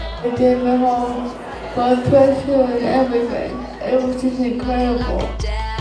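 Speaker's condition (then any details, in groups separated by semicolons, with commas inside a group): Cerebral palsy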